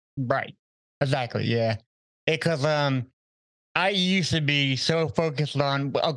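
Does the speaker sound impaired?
Yes: cerebral palsy; very mild cerebral palsy, walks with a walker, no power chair needed.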